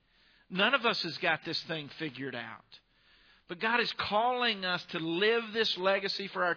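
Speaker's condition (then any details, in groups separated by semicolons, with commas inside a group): No condition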